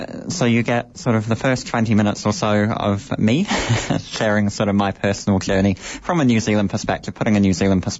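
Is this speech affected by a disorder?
Yes: cleft lip and palate; congenital cleft lip and palate, bone graft surgery around age 9, cleft clinic team follow-up; described as speaking beautifully, cleft clinic surgeon at age 12 predicted no public speaking career.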